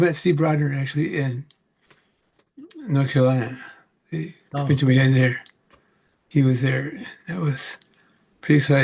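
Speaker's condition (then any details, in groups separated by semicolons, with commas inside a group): Parkinson's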